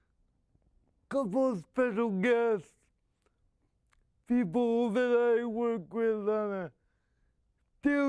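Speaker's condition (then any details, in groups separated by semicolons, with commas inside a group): Spastic quadriplegia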